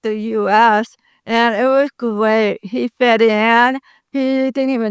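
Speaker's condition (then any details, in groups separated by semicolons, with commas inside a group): Deafness, congenital; speaks very well per host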